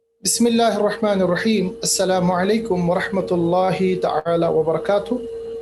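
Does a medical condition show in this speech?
No.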